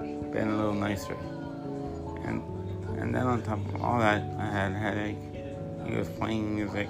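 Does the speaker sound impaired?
Yes: cerebral palsy; uses Miami-Dade paratransit special transportation.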